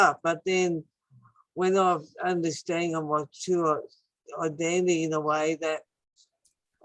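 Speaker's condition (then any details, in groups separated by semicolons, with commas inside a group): Acquired brain injury; traumatic brain injuries, car accident, congenital corpus callosum disorder; tires easily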